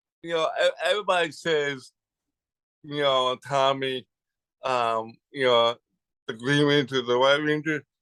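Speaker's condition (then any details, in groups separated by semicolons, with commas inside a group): Cerebral palsy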